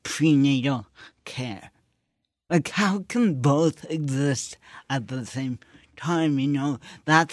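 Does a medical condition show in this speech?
Yes: cerebral palsy; cerebral palsy present from birth, brain cells died at birth; speech slurred, slurring tongue, hand tremor, reduced balance and coordination, intense muscles.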